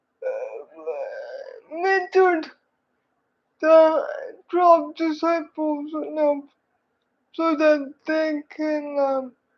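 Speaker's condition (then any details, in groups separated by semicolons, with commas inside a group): Cerebral palsy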